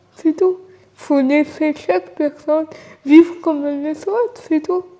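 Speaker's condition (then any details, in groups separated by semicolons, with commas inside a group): Cerebral palsy; from birth, uses wheelchair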